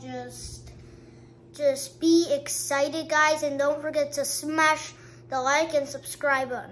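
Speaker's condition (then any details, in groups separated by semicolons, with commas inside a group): No condition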